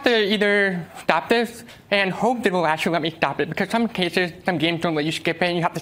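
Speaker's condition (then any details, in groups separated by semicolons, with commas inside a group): Deafness; uses American Sign Language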